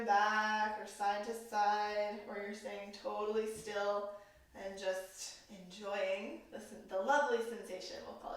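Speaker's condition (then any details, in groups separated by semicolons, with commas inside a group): No condition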